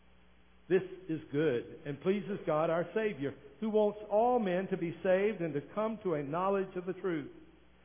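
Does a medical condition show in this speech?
No.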